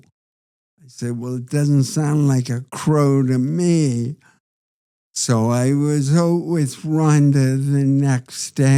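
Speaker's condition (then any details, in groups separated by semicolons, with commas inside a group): Parkinson's disease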